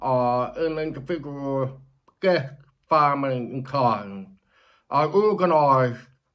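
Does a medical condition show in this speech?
Yes: deafness; born deaf, childhood speech therapy at John Tracy speech therapy school in US, mother-supported, lip reads; relies on Google Meet live captions and lip reading during video call; very clear per host, sounds like late-deafened speaker, captions offered in case unclear.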